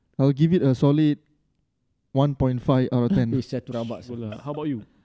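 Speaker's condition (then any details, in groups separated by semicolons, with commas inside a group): No condition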